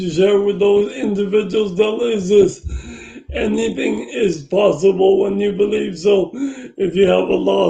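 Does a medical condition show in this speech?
Yes: brain injury.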